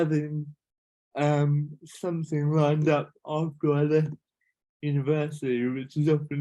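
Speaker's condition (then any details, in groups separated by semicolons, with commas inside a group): Cerebral palsy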